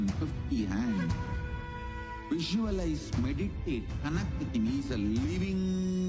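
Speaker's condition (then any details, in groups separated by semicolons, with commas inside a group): No condition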